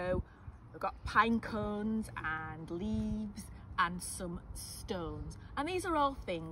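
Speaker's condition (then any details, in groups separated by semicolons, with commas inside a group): No condition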